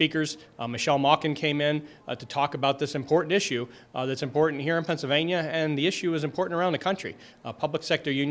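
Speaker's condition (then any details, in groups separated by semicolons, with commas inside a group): No condition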